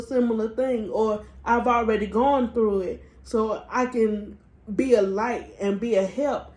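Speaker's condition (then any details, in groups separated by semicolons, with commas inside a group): Cerebral palsy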